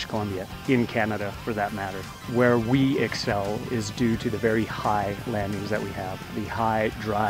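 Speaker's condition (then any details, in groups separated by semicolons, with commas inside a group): No condition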